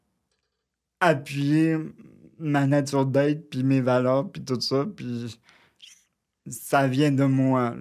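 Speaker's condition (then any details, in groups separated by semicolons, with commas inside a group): Cerebral palsy; brain damage, near quadriplegic, full use of left arm only, sensation preserved, wheelchair user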